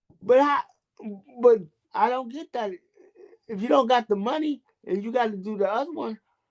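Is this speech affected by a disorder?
Yes: cerebral palsy.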